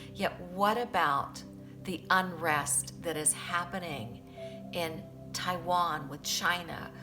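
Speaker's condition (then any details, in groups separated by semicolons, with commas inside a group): No condition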